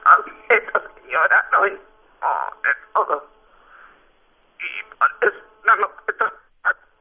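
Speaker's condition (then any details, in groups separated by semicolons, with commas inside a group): Spasmodic dysphonia; vocal fold movement coordination disorder, normal-looking vocal folds; recorded before treatment; clearly difficult, effortful voice, pushing hard from poorly coordinated vocal fold movement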